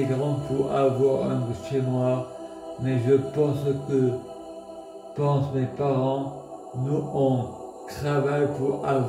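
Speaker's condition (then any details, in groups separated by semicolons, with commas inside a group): Multiple sclerosis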